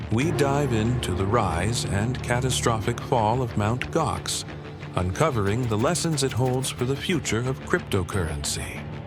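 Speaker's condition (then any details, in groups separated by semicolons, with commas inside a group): No condition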